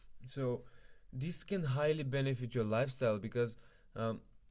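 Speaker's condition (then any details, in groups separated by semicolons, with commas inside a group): No condition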